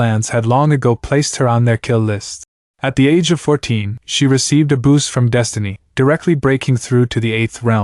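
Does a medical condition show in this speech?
No.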